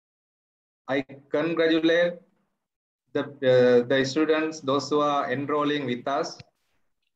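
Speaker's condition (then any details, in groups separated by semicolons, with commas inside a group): No condition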